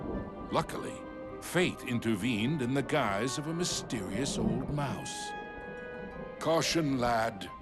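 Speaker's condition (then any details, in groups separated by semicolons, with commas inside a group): No condition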